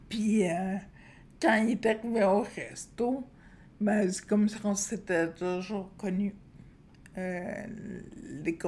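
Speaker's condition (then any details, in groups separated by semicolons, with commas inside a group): Friedreich's ataxia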